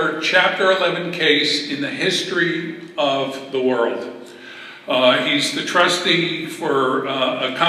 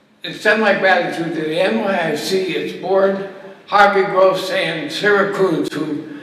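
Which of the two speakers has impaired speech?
The second: ALS; voice weakened by disease, little voice left.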